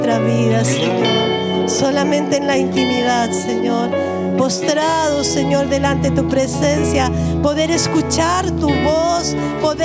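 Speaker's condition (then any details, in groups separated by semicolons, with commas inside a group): No condition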